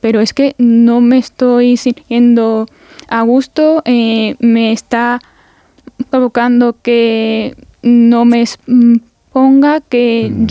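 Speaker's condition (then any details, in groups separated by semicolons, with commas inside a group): Stuttering (disfemia); developmental stuttering since childhood, childhood speech therapy sessions, taken out of class for it; avoidance in some situations, brief one-word answers such as a plain no; prolonged sounds, blocks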